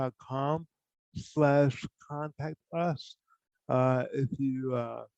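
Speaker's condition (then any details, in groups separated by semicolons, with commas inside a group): Cerebral palsy; from birth, poor hand use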